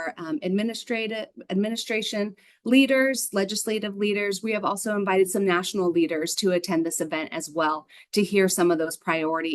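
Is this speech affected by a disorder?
No.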